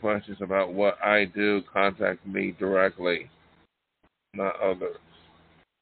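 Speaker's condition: No condition

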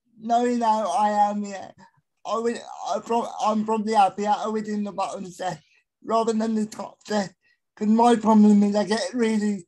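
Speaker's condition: Spastic quadriplegic cerebral palsy; told would never verbally communicate, later began speaking

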